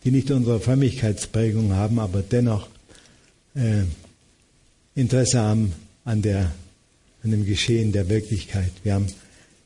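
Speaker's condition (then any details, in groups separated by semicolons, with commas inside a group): Parkinson's disease; almost daily falls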